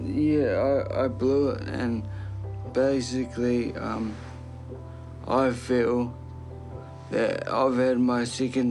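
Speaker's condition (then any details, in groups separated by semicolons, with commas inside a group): Traumatic brain injury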